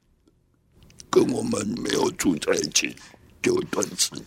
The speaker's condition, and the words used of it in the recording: Laryngectomy. 不会，不会。真的不会哈？真的不会。我讲话比较，比较慢嗯。